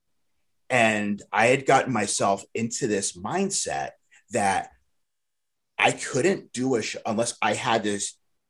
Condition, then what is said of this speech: Stuttering. So there'll be a lot of ums and you knows, and I'm like, I need to get rid of those.